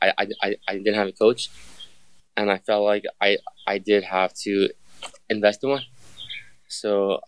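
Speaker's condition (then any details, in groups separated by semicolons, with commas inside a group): Stutter; stutter since childhood, always a problem growing up; still stutters, gives interviews regularly; repeated words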